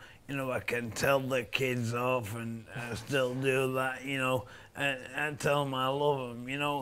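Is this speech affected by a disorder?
Yes: MND; mainly affects voice and throat muscles.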